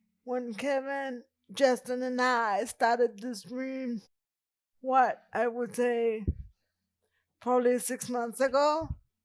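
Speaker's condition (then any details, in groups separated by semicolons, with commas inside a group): Cerebral palsy; present from birth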